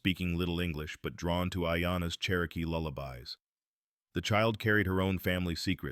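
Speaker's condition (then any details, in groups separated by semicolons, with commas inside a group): No condition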